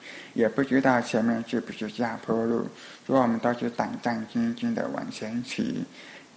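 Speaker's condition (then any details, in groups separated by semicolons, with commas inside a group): Hearing impairment; others speak too fast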